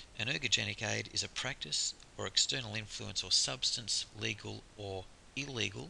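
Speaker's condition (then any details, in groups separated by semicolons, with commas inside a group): No condition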